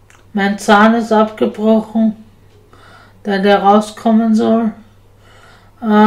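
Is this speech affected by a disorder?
Yes: spasticity from birth; multiple sclerosis.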